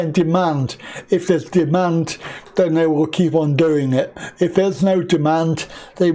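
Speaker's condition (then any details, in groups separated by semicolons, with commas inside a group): Cerebral palsy; back surgery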